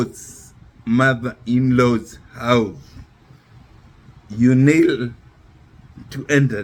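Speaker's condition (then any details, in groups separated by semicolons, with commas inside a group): Neurological disease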